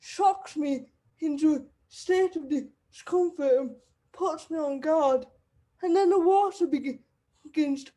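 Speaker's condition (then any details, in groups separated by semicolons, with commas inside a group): Cerebral palsy; wheelchair user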